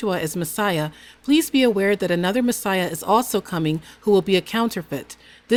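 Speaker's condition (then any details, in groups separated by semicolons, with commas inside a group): No condition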